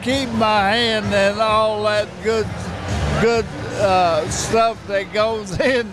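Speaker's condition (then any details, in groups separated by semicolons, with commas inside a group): ALS; ALS (Lou Gehrig's disease), diagnosed earlier this year; very minor stages per doctor, still able to get around and do usual things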